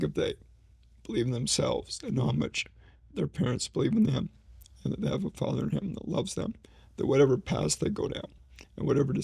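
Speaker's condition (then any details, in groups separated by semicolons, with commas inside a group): ALS; slowly progressing form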